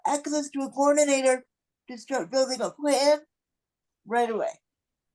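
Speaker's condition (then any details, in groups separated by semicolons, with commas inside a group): Cerebral palsy; non-progressive, will not improve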